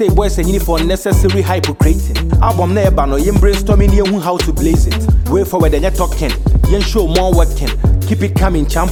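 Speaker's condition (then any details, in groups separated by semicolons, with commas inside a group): No condition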